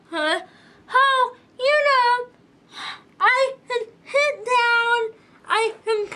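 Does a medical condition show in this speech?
Yes: cerebral palsy, spastic.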